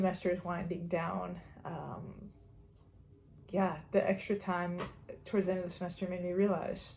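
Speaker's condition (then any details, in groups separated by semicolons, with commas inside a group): No condition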